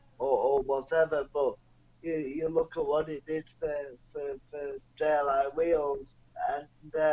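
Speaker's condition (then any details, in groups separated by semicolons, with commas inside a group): Cerebral palsy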